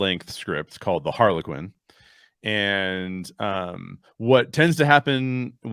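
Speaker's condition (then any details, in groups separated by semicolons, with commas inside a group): No condition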